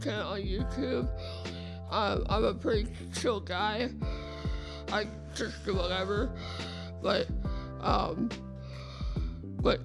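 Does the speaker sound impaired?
Yes: tracheostomy; chronic lung disease causing breathing problems, trach for breathing, BiPAP at night, stronger over years.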